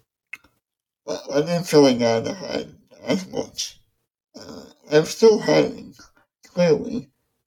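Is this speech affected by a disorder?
Yes: ALS; amyotrophic lateral sclerosis diagnosed August 2011 at age 27, symptoms began before diagnosis, progressive muscle weakness; affects mouth function, reading aloud affected, apologizes for speech, host takes over reading.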